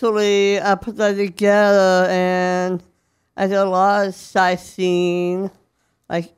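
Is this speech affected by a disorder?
Yes: Down syndrome; age 40.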